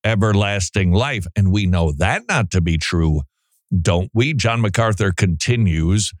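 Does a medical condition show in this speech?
No.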